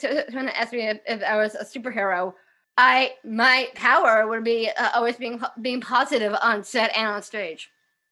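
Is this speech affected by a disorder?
Yes: Down syndrome; developmental disability.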